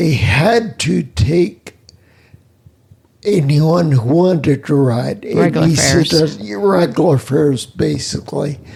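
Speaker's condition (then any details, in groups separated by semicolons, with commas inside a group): Spinocerebellar ataxia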